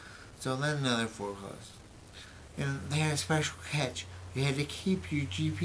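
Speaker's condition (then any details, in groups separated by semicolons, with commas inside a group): Brain injury; memory greatly affected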